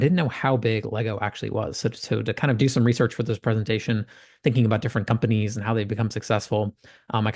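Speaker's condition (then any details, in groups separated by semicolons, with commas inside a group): No condition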